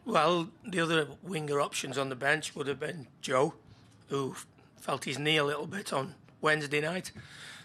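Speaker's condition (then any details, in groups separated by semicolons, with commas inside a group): No condition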